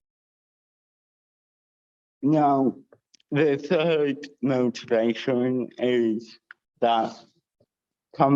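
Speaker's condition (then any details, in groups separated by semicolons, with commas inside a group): Cerebral palsy with dysarthria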